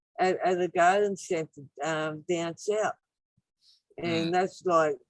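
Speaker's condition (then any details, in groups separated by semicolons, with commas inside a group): Acquired brain injury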